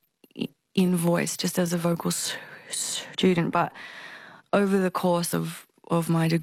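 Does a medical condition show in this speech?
Yes: stuttering; severe in high school; no stuttering when singing or using English accent, failed high school English oral exam; here prolonged sounds, blocks.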